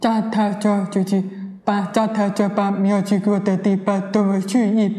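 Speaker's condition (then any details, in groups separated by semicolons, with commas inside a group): Hearing impairment; speech not very clear, others may not understand her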